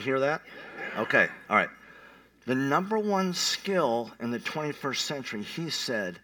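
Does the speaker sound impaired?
Yes: cleft palate; revived by nurse.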